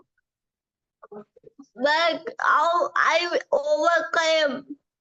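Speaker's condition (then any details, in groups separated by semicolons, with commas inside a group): Cerebral palsy; from birth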